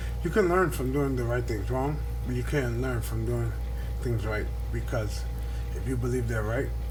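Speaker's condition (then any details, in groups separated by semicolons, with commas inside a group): No condition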